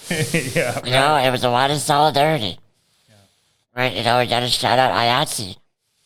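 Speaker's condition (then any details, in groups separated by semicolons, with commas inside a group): Cerebral palsy; present from birth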